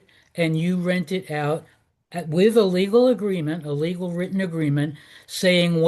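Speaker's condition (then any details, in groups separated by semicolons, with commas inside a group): No condition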